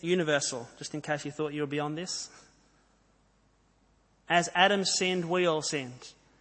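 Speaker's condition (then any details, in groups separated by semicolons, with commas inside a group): No condition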